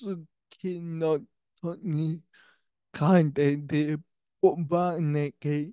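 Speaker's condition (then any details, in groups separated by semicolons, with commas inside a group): Brain lesion disability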